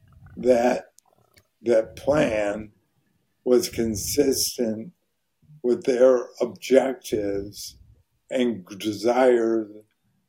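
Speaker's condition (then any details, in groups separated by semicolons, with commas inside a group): ALS; voice very hoarse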